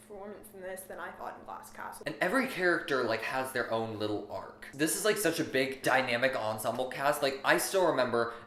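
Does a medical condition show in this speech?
No.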